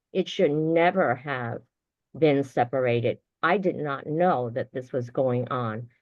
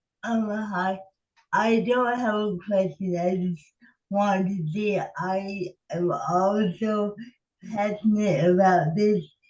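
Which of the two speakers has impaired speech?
The second: cerebral palsy; from early childhood, early intervention therapies before 3; now in 50s; could not talk as young child.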